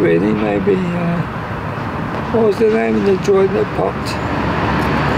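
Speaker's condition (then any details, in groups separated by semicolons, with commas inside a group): Motor neurone disease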